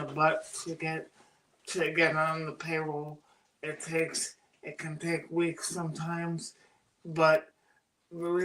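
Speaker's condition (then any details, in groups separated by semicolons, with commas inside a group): Cerebral palsy; oxygen loss at birth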